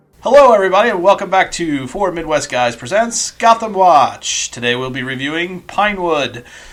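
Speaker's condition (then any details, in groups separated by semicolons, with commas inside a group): No condition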